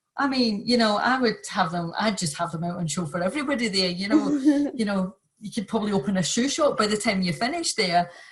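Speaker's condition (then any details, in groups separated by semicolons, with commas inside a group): No condition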